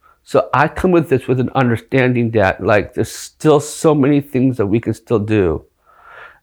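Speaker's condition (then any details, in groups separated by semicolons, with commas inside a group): Down syndrome; genetic, from birth, developmental, childhood physical and fine motor therapists filmed monthly home visits; adult, decades since birth; experienced public speaker, speaking publicly called a talent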